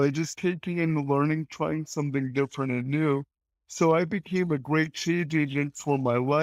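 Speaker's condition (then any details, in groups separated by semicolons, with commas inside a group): Cerebral palsy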